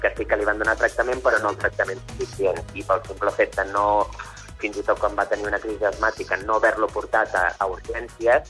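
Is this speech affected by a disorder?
No.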